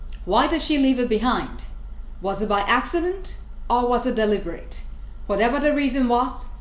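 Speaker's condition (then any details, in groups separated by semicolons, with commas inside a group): No condition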